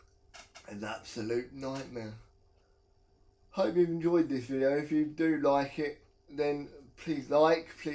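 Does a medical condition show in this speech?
Yes: cerebral palsy; quadriplegia, use of one hand, wheelchair user.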